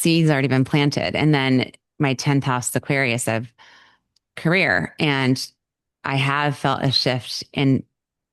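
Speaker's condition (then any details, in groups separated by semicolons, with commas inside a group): No condition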